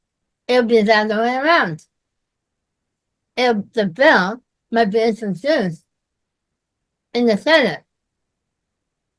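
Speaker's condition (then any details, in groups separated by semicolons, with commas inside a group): Myasthenia gravis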